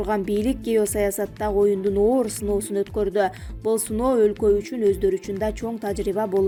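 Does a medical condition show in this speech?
No.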